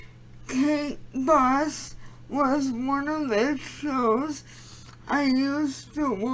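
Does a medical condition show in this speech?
Yes: cerebral palsy.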